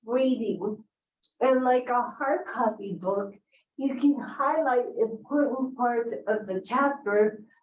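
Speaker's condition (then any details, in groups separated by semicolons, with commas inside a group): Cerebral palsy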